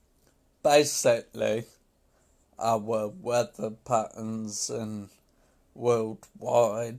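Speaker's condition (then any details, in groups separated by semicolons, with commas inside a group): Multiple sclerosis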